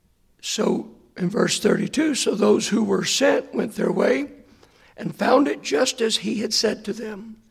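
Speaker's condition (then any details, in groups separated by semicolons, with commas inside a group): Hoarseness after vocal cord surgery; post-operative check on Monday good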